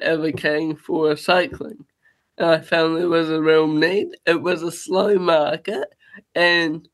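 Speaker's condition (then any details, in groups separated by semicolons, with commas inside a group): Cerebral palsy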